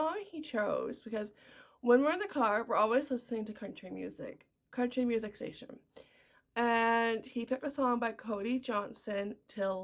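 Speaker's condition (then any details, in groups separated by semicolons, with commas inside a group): No condition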